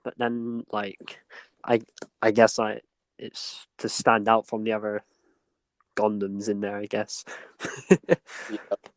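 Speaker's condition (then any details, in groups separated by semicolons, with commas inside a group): No condition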